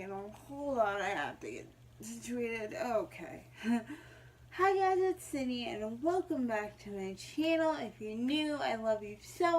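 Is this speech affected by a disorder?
Yes: mild cerebral palsy.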